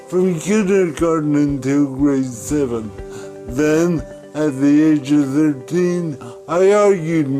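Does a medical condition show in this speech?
Yes: cerebral palsy.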